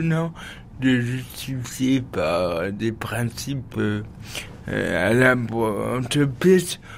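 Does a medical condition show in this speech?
Yes: cerebral palsy.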